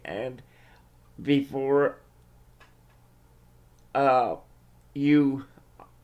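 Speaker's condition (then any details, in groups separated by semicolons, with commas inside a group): Cerebral palsy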